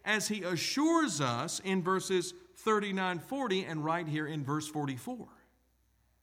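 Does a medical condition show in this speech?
No.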